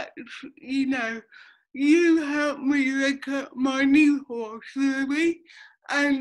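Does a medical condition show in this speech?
Yes: cerebral palsy.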